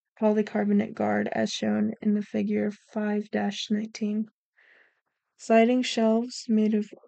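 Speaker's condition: No condition

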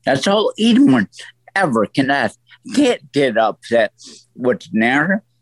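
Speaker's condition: Stroke; voice altered since stroke, lasting effect

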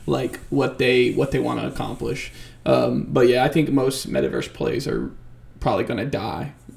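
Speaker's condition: No condition

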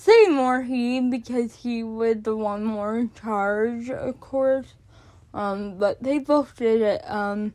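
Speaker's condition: Cerebral palsy; born addicted

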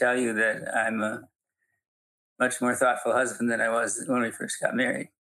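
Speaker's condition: Parkinson's; still teaching and speaking publicly

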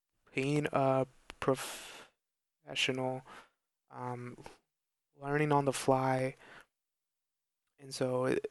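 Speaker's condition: Stuttering; long-standing stutter persisting into adulthood, oral assessment showed no tongue or face problem; past speech therapy after mentor raised speech, breathing exercises for breath support, fluency techniques; poor breath support, too little air for sounds, tenses up giving reports, stutters equally Spanish, English; prolonged sounds, blocks

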